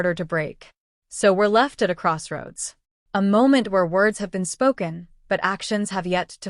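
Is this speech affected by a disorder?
No.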